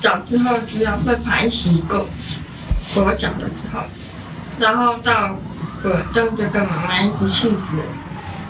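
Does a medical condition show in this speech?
Yes: hearing impairment; pink hearing aids, hearing impaired from childhood, first diagnosed sensory integration disorder, cannot hear shuttle without aids; formerly reluctant to speak, mother pushed speaking, now converses with hearing people.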